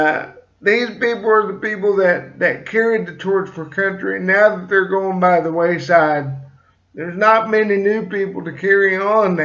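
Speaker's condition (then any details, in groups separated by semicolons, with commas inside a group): Cerebral palsy; slight speech impediment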